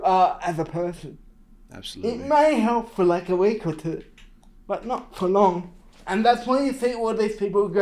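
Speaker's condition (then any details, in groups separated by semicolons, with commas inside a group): Cerebral palsy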